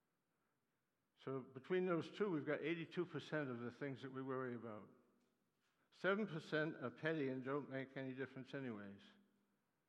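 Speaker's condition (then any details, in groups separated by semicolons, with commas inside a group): Parkinson's disease; Parkinson's with acute demyelinating neuropathy, Parkinson's attacks muscles, neuropathy attacks nerves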